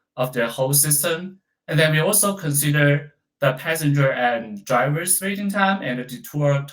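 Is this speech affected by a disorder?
No.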